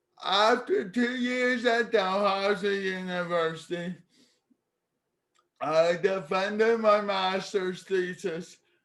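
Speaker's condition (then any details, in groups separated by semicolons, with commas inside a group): Cerebral palsy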